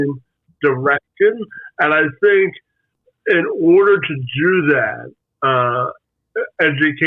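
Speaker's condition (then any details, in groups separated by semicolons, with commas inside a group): Spastic quadriplegic cerebral palsy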